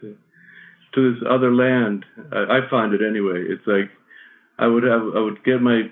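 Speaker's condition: Parkinson's; shaky voice, may stumble on words

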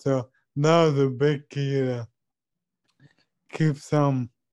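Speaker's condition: ALS; 2 years since diagnosis

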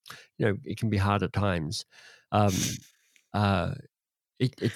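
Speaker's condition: Cleft lip and palate; congenital, familial, father and brother Nigel also affected; speech impediment of sorts, less polished

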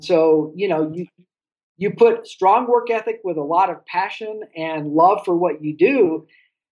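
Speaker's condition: No condition

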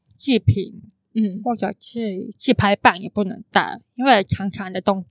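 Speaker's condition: Congenital hearing impairment, congenital cochlear underdevelopment; can sound sing-song

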